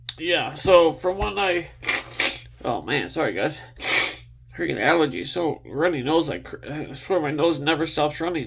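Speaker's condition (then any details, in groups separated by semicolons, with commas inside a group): No condition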